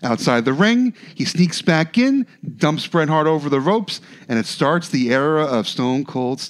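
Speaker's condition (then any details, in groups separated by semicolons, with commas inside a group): No condition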